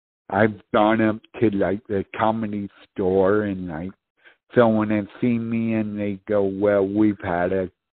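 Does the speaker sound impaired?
Yes: speech impediment; mistaken for intoxication by bartenders and police.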